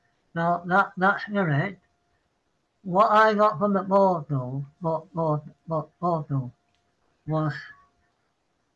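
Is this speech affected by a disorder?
Yes: Parkinson's; apologizes mid-sentence, citing Parkinson's.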